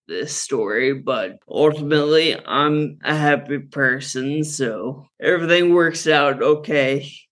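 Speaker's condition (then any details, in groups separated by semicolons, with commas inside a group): Friedreich's ataxia; slowly worsening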